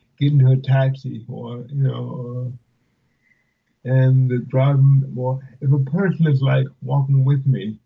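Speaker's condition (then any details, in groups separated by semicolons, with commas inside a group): Cerebral palsy; speech affected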